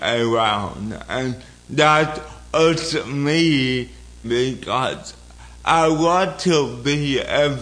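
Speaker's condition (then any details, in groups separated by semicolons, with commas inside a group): Cerebral palsy; singing voice at church years ago described by pastor as not the most beautiful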